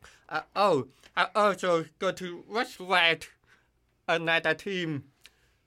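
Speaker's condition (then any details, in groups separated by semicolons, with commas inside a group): Hearing loss with cochlear implant; hears only nearby speakers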